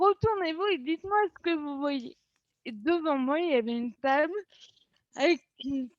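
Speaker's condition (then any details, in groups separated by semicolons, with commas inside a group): Cerebral palsy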